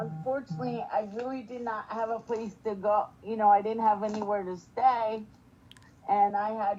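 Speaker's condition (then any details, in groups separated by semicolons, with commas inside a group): Spastic quadriplegic cerebral palsy; spastic quadriplegic, all four limbs, brain oxygen deprivation at birth; age 56, wheelchair user, walks short distances, physical therapy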